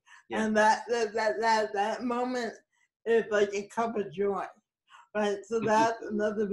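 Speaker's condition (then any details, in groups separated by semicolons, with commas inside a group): Cerebral palsy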